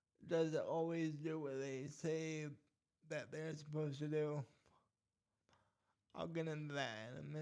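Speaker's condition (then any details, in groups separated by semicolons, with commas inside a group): Cerebral palsy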